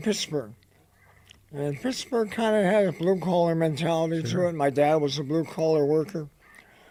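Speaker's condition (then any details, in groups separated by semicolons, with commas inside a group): Head and neck cancer; dry throat, dry mouth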